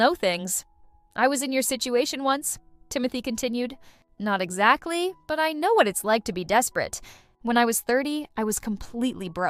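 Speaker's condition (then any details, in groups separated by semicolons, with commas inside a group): No condition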